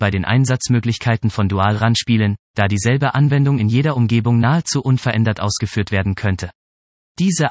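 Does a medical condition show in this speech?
No.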